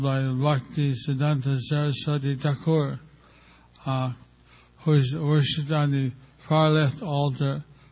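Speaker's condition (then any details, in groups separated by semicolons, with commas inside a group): Stroke with facial paralysis; speaks very carefully to be understood, listeners need to give attention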